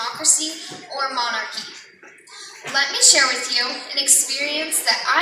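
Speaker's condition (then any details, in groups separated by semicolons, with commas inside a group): No condition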